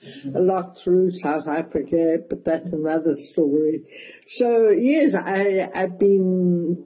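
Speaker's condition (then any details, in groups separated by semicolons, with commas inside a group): Cerebral palsy, mild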